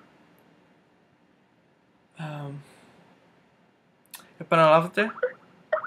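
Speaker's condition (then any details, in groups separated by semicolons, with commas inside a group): No condition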